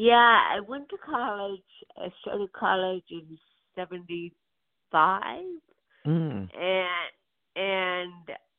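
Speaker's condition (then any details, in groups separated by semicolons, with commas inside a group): Cerebral palsy; birth onset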